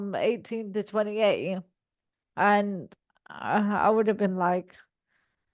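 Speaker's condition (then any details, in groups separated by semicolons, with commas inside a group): Cerebral palsy; all four limbs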